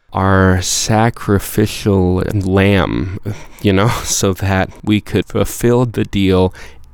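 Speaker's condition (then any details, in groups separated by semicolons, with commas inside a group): Stutter; fairly severe stutter since childhood, long-standing; answers pre-recorded for interview to allow fluent speech; fluent here only because answers pre-recorded, crisp clean singing vocals; prolonged sounds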